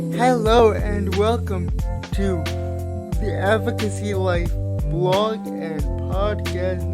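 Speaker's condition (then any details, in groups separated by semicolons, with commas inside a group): Cerebral palsy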